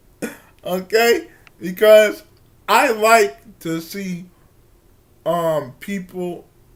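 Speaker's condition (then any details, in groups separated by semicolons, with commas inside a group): Cerebral palsy; from birth, wheelchair user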